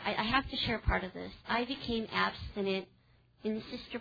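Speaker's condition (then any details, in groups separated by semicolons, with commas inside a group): Cleft palate; congenital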